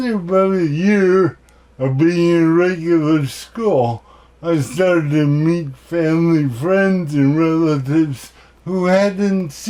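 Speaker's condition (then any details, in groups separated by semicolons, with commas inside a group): Cerebral palsy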